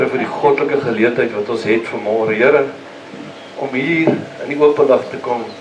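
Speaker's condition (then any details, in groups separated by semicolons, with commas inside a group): No condition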